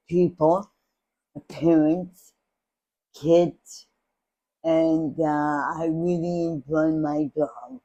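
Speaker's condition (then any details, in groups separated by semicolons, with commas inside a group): Cerebral palsy; speech impairment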